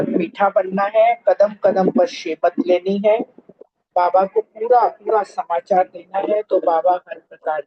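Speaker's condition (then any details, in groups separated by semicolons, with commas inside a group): No condition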